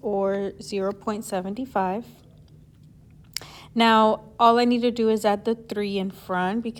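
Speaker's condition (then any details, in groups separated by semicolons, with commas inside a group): No condition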